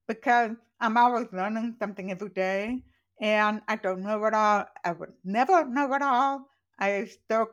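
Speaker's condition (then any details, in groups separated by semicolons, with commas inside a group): Profoundly deaf, congenital; born profoundly deaf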